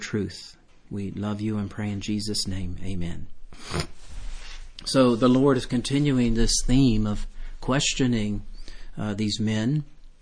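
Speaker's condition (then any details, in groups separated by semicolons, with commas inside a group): No condition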